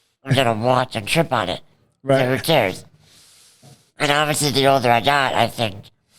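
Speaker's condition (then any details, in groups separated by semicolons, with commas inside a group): Cerebral palsy; present from birth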